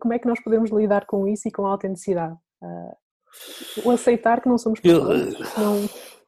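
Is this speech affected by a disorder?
No.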